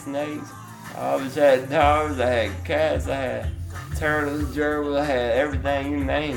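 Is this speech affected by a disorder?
Yes: Duchenne muscular dystrophy; diagnosed by calf muscle biopsy.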